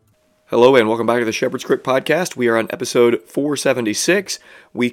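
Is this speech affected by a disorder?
No.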